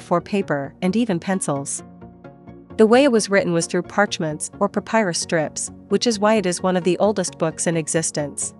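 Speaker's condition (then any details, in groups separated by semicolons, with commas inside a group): No condition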